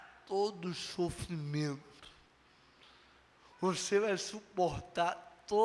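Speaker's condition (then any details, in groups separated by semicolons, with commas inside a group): Cerebral palsy; no speech as child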